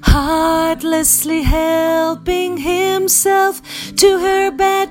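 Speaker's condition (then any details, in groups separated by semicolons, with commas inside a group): No condition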